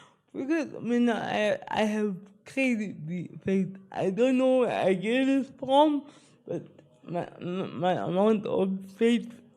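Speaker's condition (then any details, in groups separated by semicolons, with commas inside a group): Spastic cerebral palsy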